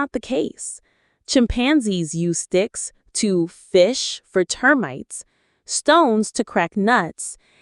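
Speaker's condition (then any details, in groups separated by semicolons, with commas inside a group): No condition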